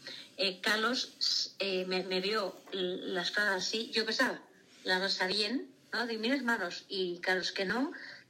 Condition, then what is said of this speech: Aphasia. Y de hecho la afasia es una dificultad un poco para encontrar los nombres de las cosas,